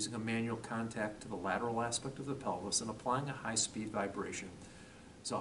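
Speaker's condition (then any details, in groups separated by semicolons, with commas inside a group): No condition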